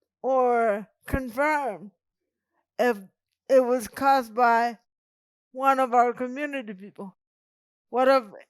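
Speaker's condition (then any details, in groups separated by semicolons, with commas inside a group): Cerebral palsy; present from birth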